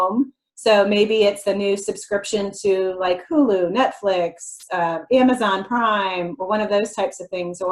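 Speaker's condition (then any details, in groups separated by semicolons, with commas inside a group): No condition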